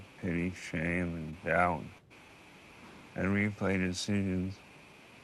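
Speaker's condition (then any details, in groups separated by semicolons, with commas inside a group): ALS; first symptom in one hand, likely bulbar form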